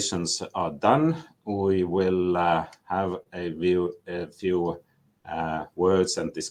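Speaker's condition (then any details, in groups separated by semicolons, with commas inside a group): No condition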